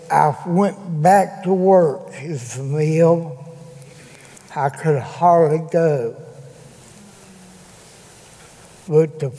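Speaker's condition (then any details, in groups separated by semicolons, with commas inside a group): Cerebral palsy; can no longer walk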